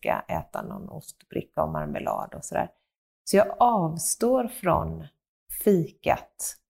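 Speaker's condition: No condition

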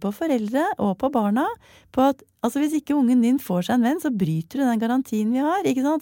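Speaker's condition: No condition

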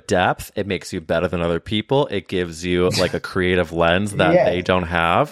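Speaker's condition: No condition

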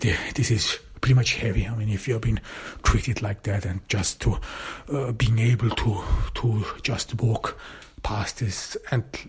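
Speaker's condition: Stuttering; cause unknown, only one in family who stutters, german mother tongue, born in austria; speaking improved through regular podcasting, self-perceived; stutters less the more speaking is done; repeated words, prolonged sounds

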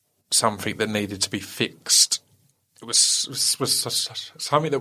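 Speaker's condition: Stutter; stutter since childhood, 32 or 33 years, parents chose managing it over fixing it; ongoing stutter, comfortable with it, turned off Alexa speakers to avoid talking; constantly holds back or maneuvers around stutter, even though talking is second nature; repeated sounds, repeated words, blocks

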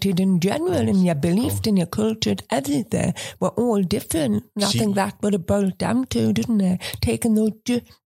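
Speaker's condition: Usher syndrome, profound deafness; profound deafness since childhood, diagnosed around age eight, formerly hearing aids, cochlear implants; diagnosed over 30 years ago, peripheral vision loss, 5% central vision left, gradually going blind; breathes differently, possibly linked to hearing loss, poor use of Entonox

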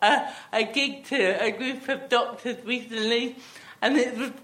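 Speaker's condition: Athetoid cerebral palsy; athetoid cerebral palsy with myotonia and ataxia

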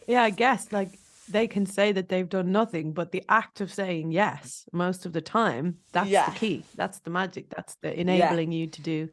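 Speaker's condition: No condition

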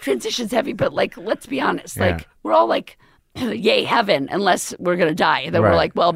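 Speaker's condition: Vocal fold paralysis, left vocal cord; tracheostomy

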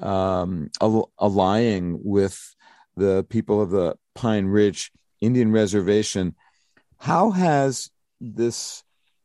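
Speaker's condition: No condition

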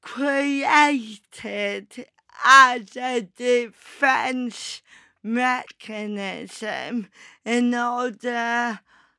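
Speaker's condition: Cerebral palsy; cerebral palsy present since birth

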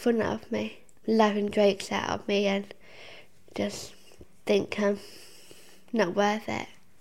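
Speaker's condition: Down syndrome; had operation for hole in the heart

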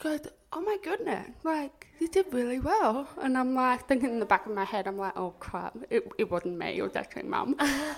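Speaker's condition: Profound deafness; profound deafness diagnosed at 18 months, cause unexplained, cochlear implant, saw surgeon 10 years ago, basic sign language; speech therapy in childhood, able to talk, oral communicator

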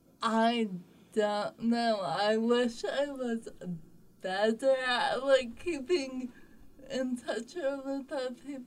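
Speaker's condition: Cerebral palsy; walks without mobility aids at own slow pace

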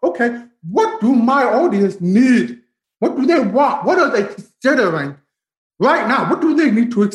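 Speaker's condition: Profound deafness; onset about 18 months old

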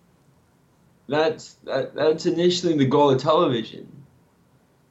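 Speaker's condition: Cerebral palsy; symptoms can act up

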